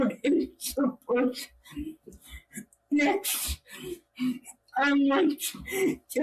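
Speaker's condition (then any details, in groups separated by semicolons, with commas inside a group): Cerebral palsy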